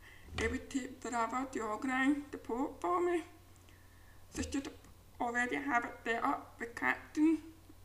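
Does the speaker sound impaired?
Yes: profound deafness; unsure whether speech clear enough to understand, captions provided for accessibility.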